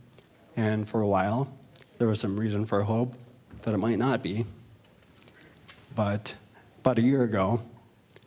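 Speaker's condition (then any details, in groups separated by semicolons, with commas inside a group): ALS; tongue involvement; about 3 years since onset, 1 year since diagnosis, seated; reduced speech clarity, audibly poor breathing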